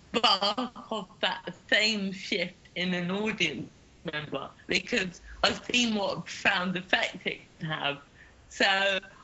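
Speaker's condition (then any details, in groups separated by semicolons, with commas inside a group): Cerebral palsy; cerebral palsy since childhood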